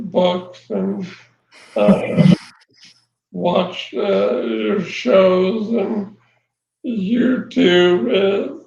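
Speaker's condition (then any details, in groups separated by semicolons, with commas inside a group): ALS; progressive, onset around age 50; about three years since diagnosis, growing weakness; voice changed early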